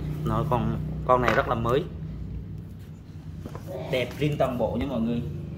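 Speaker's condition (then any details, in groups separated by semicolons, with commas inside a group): No condition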